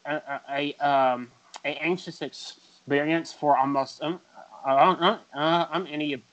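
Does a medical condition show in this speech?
Yes: stuttering; chronic developmental stuttering, onset about age 3 to 3.5 per parents, not outgrown, persisted into adulthood; still stutters, describes it as a communication disability, avoids answering unknown phone calls; here repeated sounds, prolonged sounds, blocks.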